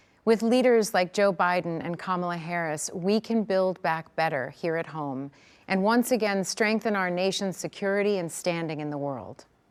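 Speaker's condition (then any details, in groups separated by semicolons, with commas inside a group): No condition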